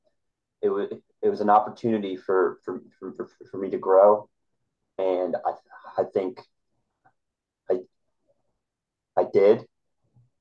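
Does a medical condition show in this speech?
Yes: stuttering; stutter since childhood, known to classmates at earlier school before 7th grade; adult, past college freshman year, working, constantly trying to improve stutter; uses small talk to avoid stuttering, talked little as child, discloses stutter, training others builds confidence; here repeated words, prolonged sounds.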